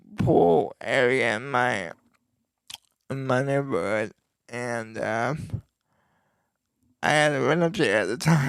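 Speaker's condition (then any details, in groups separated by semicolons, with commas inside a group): Cerebral palsy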